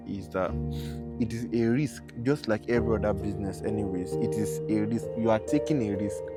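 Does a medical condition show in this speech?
No.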